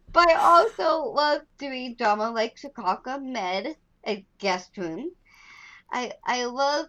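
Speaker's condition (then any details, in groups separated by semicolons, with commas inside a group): Down syndrome; lifelong, walked later than other children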